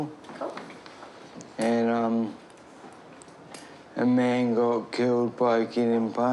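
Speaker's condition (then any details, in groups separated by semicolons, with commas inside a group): Traumatic brain injury; car accident; six months since injury, learning to walk, inappropriate laughter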